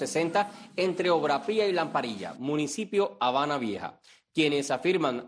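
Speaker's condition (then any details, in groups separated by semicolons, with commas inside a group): No condition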